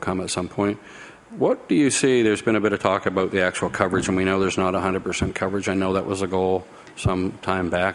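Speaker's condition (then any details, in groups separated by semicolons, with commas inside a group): No condition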